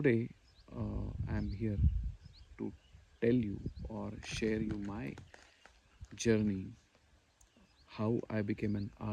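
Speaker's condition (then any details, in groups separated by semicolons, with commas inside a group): No condition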